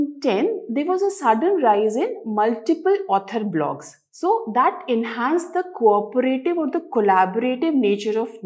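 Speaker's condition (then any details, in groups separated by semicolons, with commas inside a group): No condition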